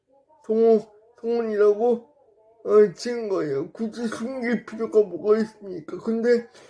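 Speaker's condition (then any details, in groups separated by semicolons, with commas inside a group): Brain lesion disability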